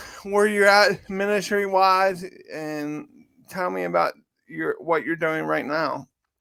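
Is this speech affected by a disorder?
Yes: cerebral palsy; from birth.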